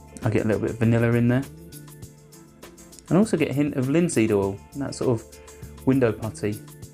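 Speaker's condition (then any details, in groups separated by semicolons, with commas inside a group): No condition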